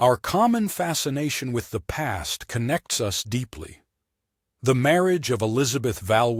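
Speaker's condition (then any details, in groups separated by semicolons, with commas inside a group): No condition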